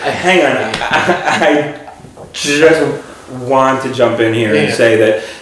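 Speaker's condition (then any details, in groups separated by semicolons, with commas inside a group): Stuttering; overt severe stuttering by own account, more overt than younger brother Bradley, came to accept stuttering; stutters openly and accepts it, heard stuttering throughout conversation; frequent overt stuttering, lets stuttering out rather than avoiding; repeated sounds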